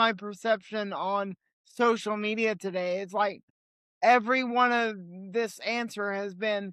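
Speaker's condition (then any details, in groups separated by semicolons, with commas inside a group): Cerebral palsy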